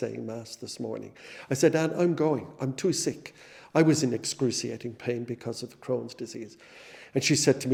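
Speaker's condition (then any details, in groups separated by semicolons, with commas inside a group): No condition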